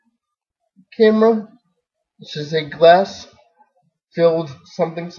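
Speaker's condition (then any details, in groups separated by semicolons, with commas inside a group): Spastic diplegia cerebral palsy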